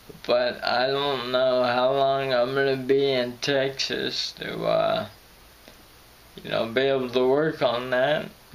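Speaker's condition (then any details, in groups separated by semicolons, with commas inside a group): Friedreich's ataxia; voice crackles when stressed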